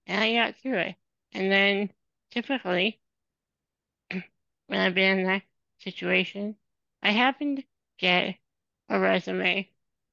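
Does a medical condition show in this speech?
Yes: spinal muscular atrophy; progressive muscle weakness throughout body.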